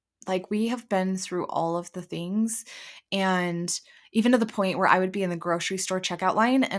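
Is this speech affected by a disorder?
No.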